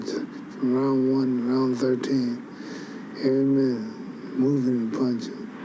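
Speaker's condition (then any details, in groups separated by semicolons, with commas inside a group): Parkinson's syndrome; no weakness, no tremor, mild; sometimes slurred speech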